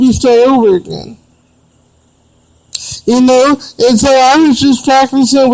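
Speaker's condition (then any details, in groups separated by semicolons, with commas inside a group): Cerebral palsy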